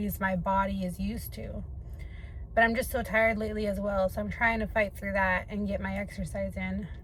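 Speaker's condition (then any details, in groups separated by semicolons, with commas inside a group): No condition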